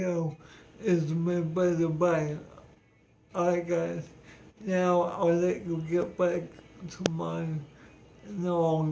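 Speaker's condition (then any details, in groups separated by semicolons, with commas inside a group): Cerebral palsy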